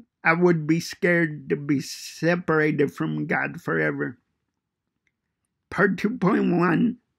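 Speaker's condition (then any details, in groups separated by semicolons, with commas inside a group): Cerebral palsy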